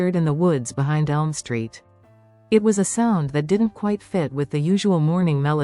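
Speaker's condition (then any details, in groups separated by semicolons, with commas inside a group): No condition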